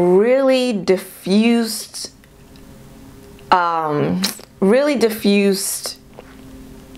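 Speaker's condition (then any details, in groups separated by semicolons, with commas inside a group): No condition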